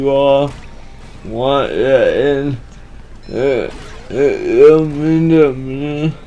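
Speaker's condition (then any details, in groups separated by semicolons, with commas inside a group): Cerebral palsy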